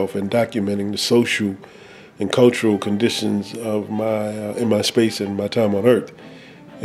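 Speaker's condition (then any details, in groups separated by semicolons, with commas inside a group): No condition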